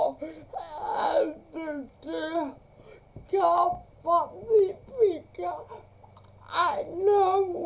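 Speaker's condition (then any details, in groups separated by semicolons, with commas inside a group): Cerebral palsy; since birth, difficult birth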